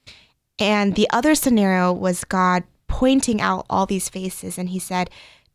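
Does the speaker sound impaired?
No.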